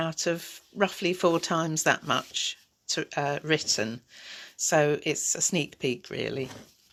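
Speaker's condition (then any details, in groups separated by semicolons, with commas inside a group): No condition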